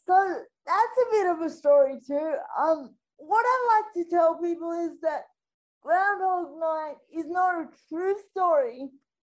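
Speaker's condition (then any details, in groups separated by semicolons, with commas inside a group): Spastic quadriplegic cerebral palsy; requires support with every aspect of daily life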